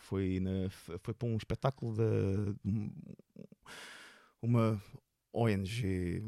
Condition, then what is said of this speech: Stuttering. Não num ambiente igual a este, que isto não é a minha maneira normal de estar a falar.